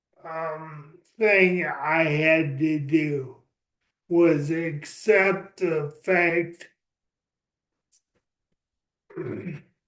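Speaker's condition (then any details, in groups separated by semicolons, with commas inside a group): ALS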